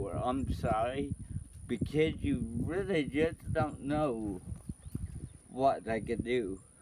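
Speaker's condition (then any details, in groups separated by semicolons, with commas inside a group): Cerebral palsy; affects walking, unsteady gait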